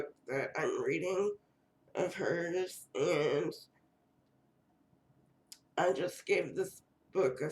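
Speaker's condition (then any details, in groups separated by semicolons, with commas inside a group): Cerebral palsy; first word not said quite right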